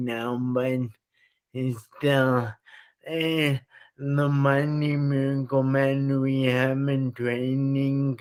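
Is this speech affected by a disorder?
Yes: traumatic brain injury.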